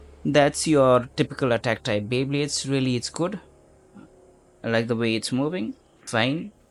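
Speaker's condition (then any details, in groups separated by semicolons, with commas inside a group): No condition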